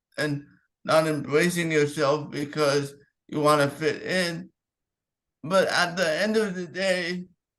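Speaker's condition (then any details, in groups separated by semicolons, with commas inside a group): Cerebral palsy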